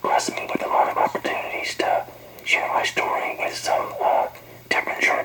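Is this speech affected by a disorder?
Yes: young onset Parkinson's; diagnosed at age 41, first suspected Lou Gehrig's disease, undiagnosed for a year, right arm not swinging; uses voice amplifier to be heard; very quiet voice sounding like whispering, inaudible without voice amplifier, speaks into amplifier.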